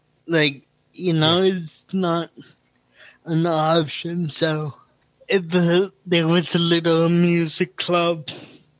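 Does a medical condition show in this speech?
Yes: cerebral palsy; noticeable speech impediment, speaking time predictable on stage, feels picking up host's stammer.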